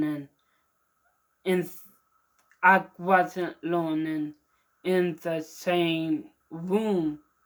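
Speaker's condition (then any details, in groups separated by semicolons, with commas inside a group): Mild cerebral palsy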